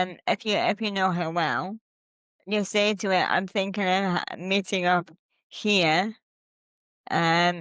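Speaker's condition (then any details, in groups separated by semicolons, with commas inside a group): Cerebral palsy; since birth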